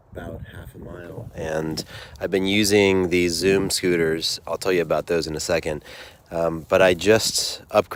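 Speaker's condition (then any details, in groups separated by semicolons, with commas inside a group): No condition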